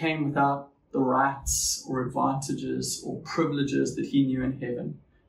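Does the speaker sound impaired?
No.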